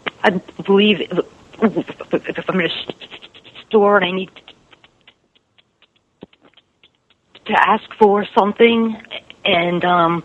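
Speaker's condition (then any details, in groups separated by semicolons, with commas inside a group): Stuttering; frequent overt stuttering; uses speech tools a lot; stays with stutter rather than changing words, speech tools mentally exhausting, hard to focus on message; repeated sounds, prolonged sounds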